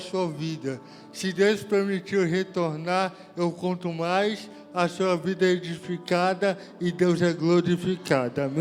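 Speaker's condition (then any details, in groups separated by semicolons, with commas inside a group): Cerebral palsy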